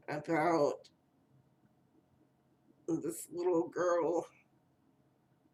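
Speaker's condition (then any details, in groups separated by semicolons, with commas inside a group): Cerebral palsy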